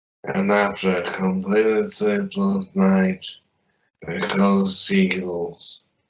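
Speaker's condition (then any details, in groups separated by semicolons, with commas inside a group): Traumatic brain injury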